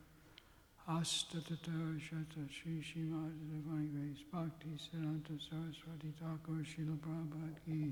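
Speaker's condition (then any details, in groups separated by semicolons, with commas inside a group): Parkinson's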